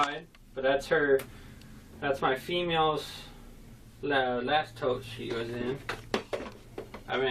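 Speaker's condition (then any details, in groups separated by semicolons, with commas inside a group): No condition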